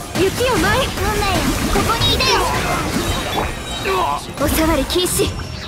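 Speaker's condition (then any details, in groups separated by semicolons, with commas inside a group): No condition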